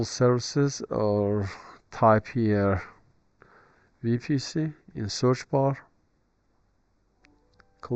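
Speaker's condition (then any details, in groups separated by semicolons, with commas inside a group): No condition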